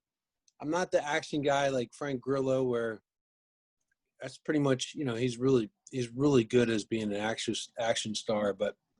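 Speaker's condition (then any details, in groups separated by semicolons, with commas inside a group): No condition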